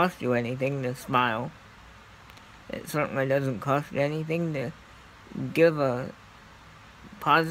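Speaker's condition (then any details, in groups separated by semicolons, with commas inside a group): Cerebral palsy; scoliosis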